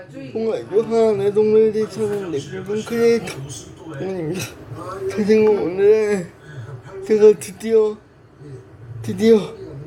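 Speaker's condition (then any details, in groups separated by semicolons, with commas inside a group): Brain lesion disability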